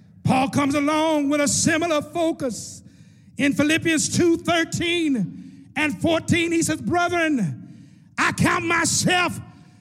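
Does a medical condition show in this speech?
No.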